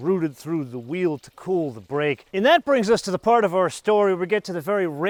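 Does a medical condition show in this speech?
No.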